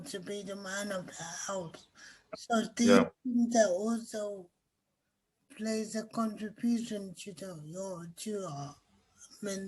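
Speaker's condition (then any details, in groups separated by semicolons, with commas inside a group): Cerebral palsy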